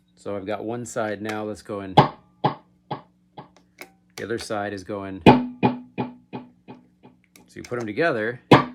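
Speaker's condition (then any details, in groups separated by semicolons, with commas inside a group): No condition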